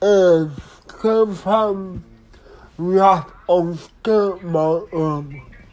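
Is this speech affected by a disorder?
Yes: disability affecting speech; speech not clear, words not clear.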